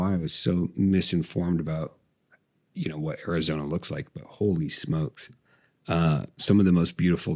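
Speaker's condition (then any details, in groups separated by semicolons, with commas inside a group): No condition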